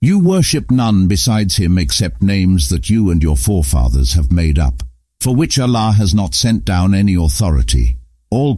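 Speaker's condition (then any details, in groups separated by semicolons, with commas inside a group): No condition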